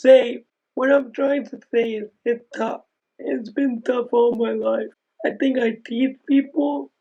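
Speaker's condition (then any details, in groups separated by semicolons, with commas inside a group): Aicardi-goutieres syndrome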